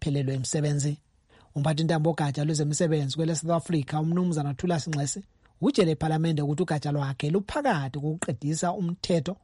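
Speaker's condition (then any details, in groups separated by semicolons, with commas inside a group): No condition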